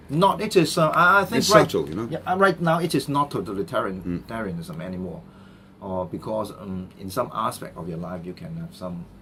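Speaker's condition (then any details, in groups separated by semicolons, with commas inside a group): No condition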